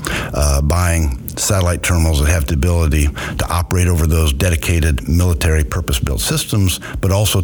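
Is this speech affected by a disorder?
No.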